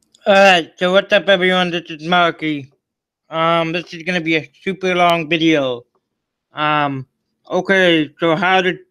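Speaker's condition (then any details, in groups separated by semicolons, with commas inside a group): Cerebral palsy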